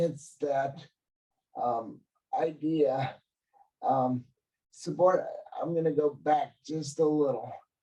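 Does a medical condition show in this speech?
Yes: cerebral palsy.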